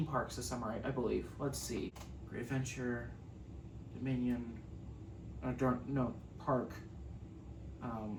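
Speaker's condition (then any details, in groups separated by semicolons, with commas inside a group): No condition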